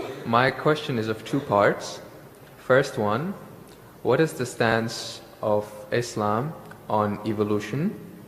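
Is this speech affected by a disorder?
No.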